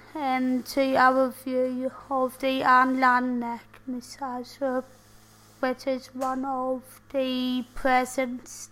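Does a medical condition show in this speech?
Yes: tracheostomy and ventilator dependent; can move only head.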